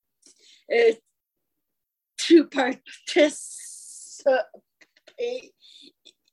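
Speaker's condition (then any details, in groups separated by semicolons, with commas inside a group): Stuttering; attended a speech course; prolonged sounds, blocks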